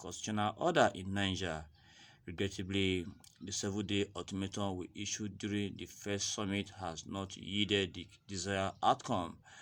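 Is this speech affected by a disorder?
No.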